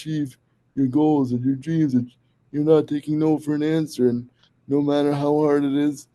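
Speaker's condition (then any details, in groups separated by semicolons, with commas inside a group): Cerebral palsy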